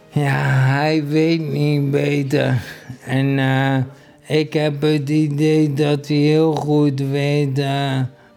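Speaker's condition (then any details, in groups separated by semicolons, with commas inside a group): ALS; incurable muscle disease, first symptoms cramps; feels speech, swallowing and breathlessness improved on medication, speaks better than eighteen months ago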